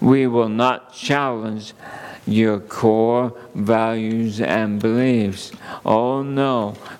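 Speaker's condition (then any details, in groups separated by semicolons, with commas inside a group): ALS; under neurologist care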